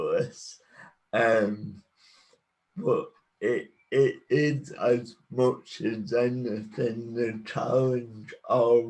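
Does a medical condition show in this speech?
Yes: cerebral palsy.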